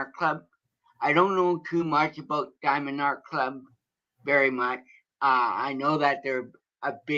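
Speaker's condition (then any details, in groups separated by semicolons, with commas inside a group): Cerebral palsy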